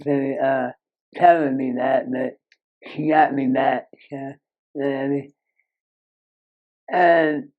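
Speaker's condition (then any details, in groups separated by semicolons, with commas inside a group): Moebius syndrome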